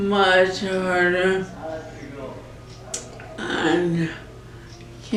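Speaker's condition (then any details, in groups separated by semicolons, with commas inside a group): ALS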